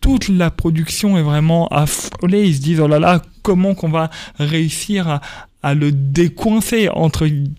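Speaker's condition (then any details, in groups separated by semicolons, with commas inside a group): Stuttering; stuttering since early childhood at school, speech therapy helped, told elimination almost impossible; age 28, lives with stuttering and accepts it; stuttering persists, described by him as an accent; prolonged sounds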